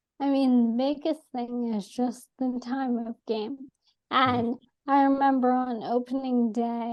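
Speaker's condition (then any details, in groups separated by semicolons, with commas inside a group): ALS; atypical case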